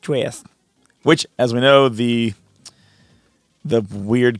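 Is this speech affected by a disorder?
No.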